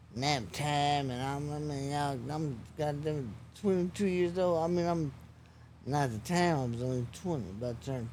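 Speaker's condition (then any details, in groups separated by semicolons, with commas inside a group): Traumatic brain injury; needs prompting to project voice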